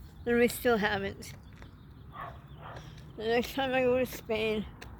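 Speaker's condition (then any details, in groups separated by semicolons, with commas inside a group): Traumatic brain injury; car accident, years ago; long duration, has low days; trouble talking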